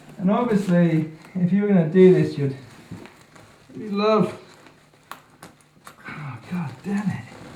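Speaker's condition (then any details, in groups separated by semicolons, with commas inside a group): No condition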